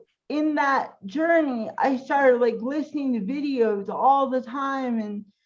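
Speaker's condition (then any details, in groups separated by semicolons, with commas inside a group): Cerebral palsy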